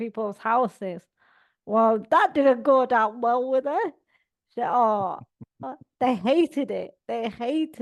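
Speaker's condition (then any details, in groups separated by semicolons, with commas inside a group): Cerebral palsy; all four limbs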